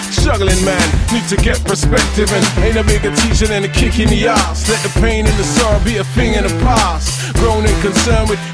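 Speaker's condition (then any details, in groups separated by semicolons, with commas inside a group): No condition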